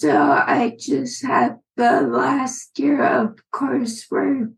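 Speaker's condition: Aphasia; brain AVM rupture with bleed after junior year of college, AVM removed in life-saving surgery; 3 years out, still improving, had daily 9-to-5 physical, occupational, speech therapy, hours reduced; talks poorly, intellect intact

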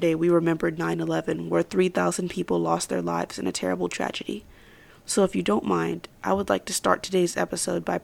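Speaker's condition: No condition

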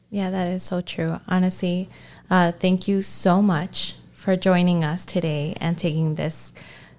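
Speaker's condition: No condition

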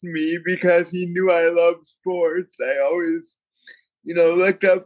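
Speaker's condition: Cerebral palsy; run

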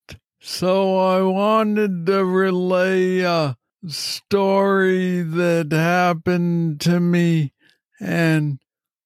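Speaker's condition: Parkinson's disease; young onset

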